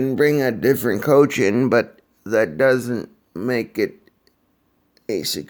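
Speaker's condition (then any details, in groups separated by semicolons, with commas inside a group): Cerebral palsy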